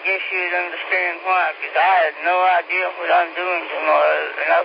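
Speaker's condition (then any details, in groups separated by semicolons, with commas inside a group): Speech impediment; still talks on ham radio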